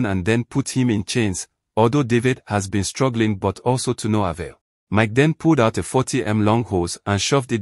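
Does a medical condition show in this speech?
No.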